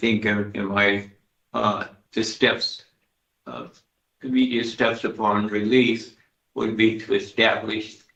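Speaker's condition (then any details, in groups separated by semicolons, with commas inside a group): Parkinson's disease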